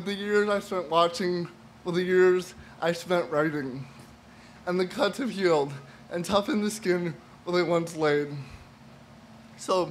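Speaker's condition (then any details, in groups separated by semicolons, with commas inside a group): Cerebral palsy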